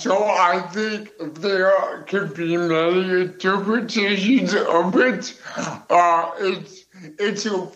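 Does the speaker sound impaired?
Yes: cerebral palsy.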